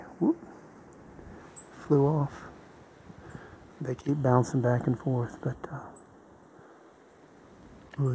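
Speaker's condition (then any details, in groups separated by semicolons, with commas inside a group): No condition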